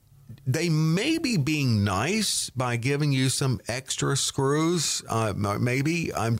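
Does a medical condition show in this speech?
No.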